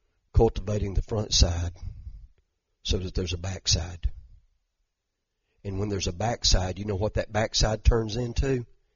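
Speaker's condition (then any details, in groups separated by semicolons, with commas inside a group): No condition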